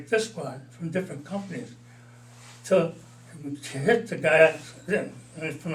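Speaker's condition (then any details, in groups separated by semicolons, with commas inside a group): Parkinson's disease, mild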